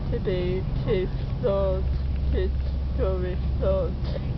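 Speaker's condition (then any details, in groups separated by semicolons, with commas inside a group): Cerebral palsy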